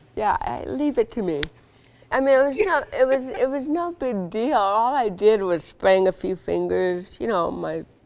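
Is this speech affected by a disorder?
Yes: cerebral palsy.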